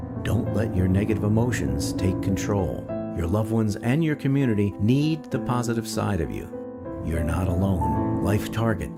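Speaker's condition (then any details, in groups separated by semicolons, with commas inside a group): No condition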